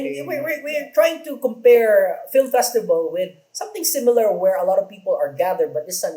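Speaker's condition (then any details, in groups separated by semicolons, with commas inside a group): No condition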